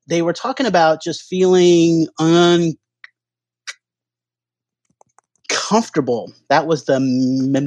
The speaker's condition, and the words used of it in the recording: Stuttering. Like I have a hard time ordering in restaurants and like talking on the phone and, you know, talking to somebody I don't know.